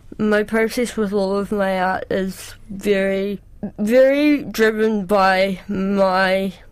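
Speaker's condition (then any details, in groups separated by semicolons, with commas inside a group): Cerebral palsy; cerebral palsy since childhood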